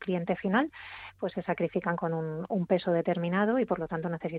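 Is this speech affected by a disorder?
No.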